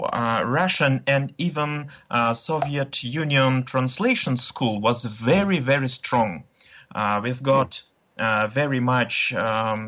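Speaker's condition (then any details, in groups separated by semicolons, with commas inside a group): No condition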